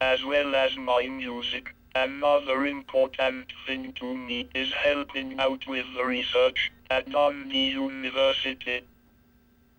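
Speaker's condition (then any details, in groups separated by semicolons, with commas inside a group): Cerebral palsy, speech-generating device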